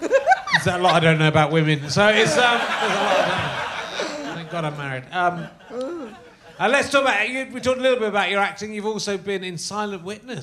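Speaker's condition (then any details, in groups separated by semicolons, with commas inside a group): No condition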